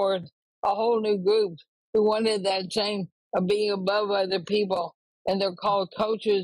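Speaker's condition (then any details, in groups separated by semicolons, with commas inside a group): ALS; recently diagnosed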